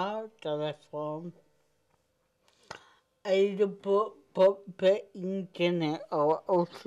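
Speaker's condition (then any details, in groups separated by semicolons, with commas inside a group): Cerebral palsy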